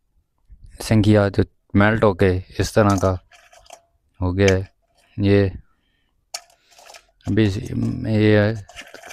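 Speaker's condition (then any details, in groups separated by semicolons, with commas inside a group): No condition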